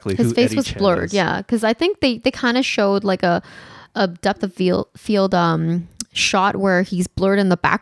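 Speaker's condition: No condition

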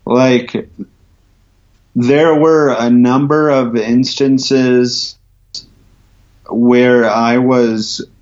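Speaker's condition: Ataxia from traumatic brain injury; emergency brain surgery, coma, breathing tube two weeks, tracheotomy avoided, memory spared

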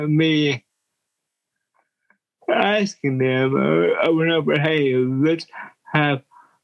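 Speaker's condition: Cerebral palsy; speaks slowly and deliberately

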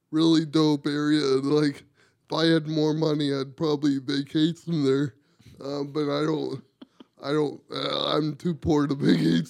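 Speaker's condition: Cerebral palsy; wheelchair user

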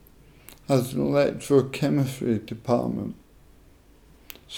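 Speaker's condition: Motor neuron disease; advanced motor neuron disease diagnosed in Dubai age 48 after year of misdiagnosis, muscle weakness; 4 years post-diagnosis, daily hypoxic breathing exercises, three-monthly breathing tests, blood oxygen 99%, young-adult lung capacity; speech weakness, not brilliant but understandable, muscle machine on atrophy setting for voice box, still talking

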